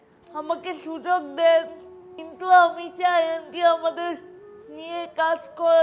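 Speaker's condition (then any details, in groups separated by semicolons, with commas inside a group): Cerebral palsy; hand held bent; wheelchair user, age 26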